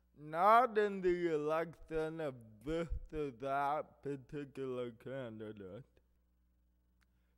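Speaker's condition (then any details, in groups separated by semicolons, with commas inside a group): Cerebral palsy; affects hearing and speech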